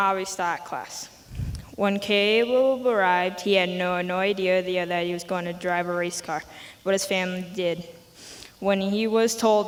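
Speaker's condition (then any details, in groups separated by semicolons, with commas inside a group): No condition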